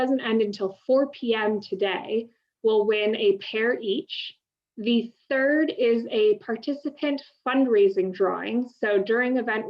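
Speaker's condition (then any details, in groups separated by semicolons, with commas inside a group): No condition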